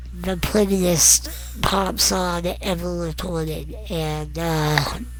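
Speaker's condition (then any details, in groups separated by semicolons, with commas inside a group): Non-progressive muscular dystrophy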